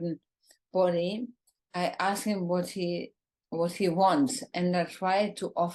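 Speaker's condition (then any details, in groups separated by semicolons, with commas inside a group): ALS, bulbar form, bulbar onset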